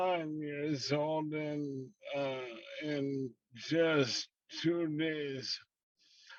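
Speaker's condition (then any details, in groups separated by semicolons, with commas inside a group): ALS; slow progressing form; diagnosed about two years ago; affected, listeners may need repeats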